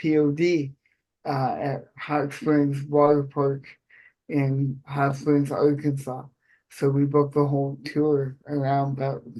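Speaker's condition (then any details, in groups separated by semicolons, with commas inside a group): Cerebral palsy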